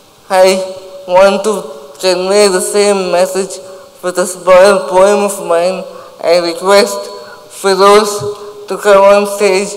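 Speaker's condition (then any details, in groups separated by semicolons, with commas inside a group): Cerebral palsy; cannot speak, others read written messages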